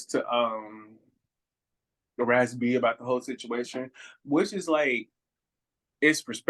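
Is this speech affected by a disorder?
No.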